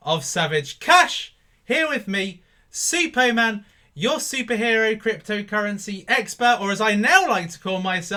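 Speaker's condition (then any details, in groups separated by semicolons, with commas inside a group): No condition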